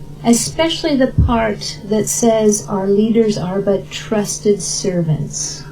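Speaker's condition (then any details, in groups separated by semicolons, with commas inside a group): No condition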